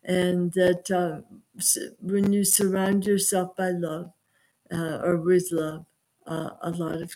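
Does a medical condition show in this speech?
Yes: aphasia; aphasia after stroke at age 52, possibly familial, 3 months rehab, occupational and outpatient therapy; about 20 to 25 years after stroke, must pace self; voice affected, worse when overly tired, former radio voice lost, host says sounds fine.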